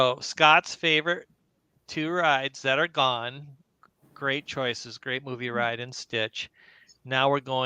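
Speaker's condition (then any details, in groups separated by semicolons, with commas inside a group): No condition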